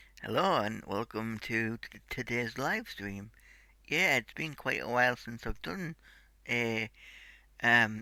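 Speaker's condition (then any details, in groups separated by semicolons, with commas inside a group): Cerebral palsy; tight muscles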